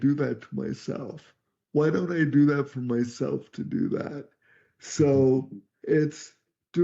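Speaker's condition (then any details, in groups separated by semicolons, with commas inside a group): Cerebral palsy; could not talk until age 12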